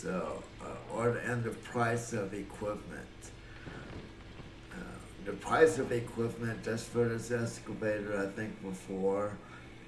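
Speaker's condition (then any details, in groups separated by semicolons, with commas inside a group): Cerebral palsy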